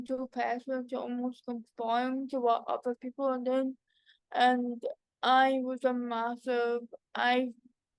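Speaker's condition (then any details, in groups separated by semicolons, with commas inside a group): Cerebral palsy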